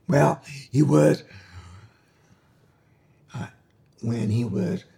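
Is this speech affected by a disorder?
Yes: vocal cord damage; gunshot to head, Austin mini-mart shooting, traumatic brain injury, right side and arm weak, limp; one vocal cord paralyzed, other works very little; bullet went through speech area, no speech two months, speech and language returned.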